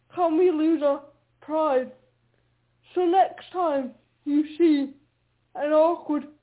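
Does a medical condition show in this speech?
Yes: quadriplegic cerebral palsy; left hand largely useless.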